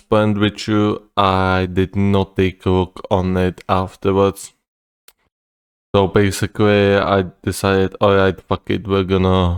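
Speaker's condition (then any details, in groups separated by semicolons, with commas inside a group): No condition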